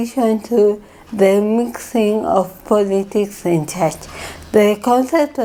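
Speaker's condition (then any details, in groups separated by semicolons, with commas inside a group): Cerebral palsy; from birth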